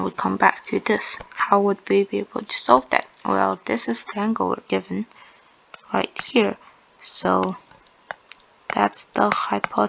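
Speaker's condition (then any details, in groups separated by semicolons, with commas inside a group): No condition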